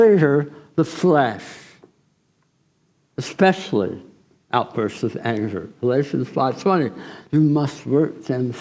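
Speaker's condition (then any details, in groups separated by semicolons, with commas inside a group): Tongue cancer surgery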